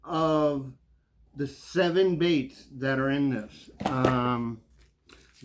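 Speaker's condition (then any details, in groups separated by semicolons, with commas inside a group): No condition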